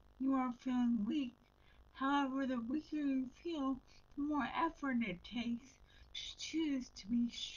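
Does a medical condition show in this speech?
Yes: brain injury.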